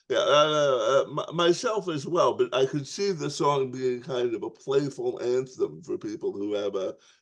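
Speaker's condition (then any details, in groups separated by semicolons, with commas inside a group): Tongue cancer surgery, tongue graft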